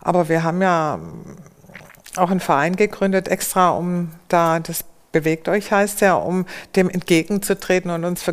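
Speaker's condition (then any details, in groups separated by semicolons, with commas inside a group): No condition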